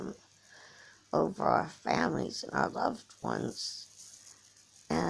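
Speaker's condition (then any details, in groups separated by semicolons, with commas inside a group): Cerebral palsy; from birth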